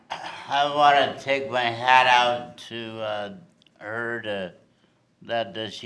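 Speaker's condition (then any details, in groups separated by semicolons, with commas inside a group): Cerebral palsy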